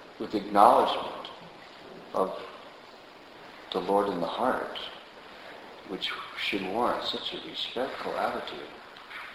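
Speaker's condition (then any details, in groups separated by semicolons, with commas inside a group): No condition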